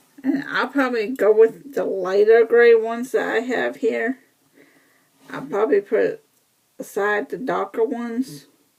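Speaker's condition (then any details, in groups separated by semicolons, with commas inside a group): Cerebral palsy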